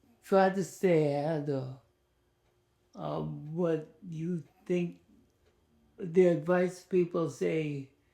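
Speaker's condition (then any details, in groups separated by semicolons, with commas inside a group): ALS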